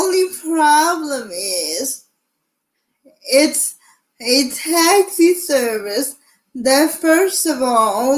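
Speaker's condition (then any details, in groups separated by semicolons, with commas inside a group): Cerebral palsy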